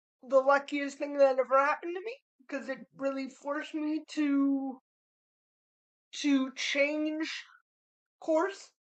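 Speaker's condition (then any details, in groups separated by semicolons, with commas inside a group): Cerebral palsy; spastic cerebral palsy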